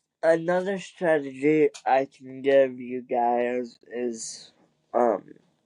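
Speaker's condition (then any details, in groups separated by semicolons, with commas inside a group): Cerebral palsy; wheelchair user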